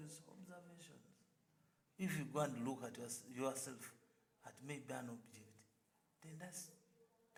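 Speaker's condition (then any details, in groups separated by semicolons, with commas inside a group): No condition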